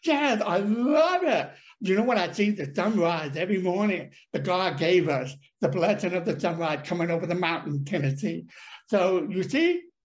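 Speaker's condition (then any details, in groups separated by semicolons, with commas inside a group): Deafness; speech problem, mocked in childhood for talking funny and too loud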